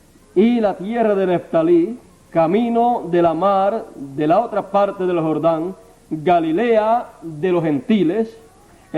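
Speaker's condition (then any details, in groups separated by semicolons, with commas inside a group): No condition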